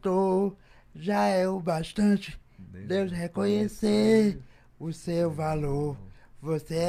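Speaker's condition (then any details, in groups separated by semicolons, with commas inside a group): Cerebral palsy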